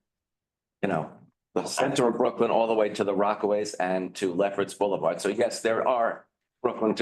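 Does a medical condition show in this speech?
No.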